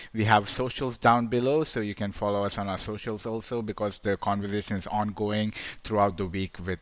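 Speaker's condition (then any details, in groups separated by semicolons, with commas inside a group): No condition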